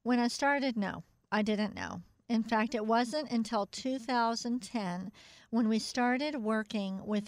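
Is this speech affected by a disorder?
Yes: cleft palate; cleft palate from birth, extensive speech therapy in childhood; radio interview not easy, must concentrate to keep speech clear; must concentrate to make speech clear enough.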